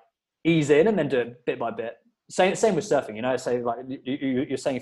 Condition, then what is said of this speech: Stuttering. Or I used to hate public speaking. I get super nervous. I stutter.